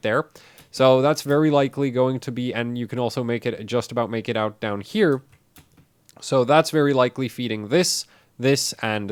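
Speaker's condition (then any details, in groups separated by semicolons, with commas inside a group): No condition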